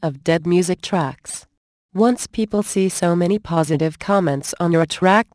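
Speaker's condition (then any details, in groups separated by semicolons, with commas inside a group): No condition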